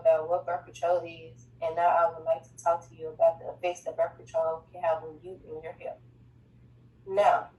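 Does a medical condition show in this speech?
No.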